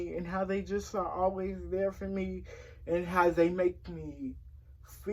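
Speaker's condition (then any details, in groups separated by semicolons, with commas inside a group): Cerebral palsy; since early childhood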